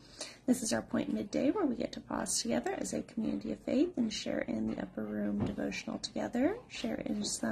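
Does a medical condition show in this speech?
No.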